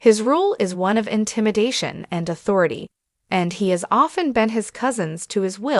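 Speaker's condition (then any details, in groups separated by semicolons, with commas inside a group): No condition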